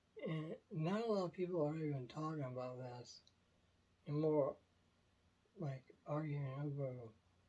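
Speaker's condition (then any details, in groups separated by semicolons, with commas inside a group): Myasthenia gravis; tongue intermittently weak, harder to move during recording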